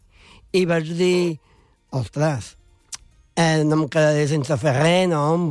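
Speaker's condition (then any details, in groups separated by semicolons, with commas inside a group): Down syndrome; congenital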